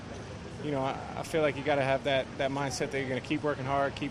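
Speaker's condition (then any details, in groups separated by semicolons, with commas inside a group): No condition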